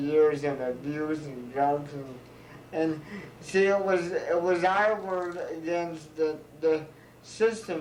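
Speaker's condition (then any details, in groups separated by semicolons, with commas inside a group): Cerebral palsy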